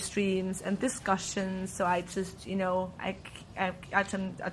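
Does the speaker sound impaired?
No.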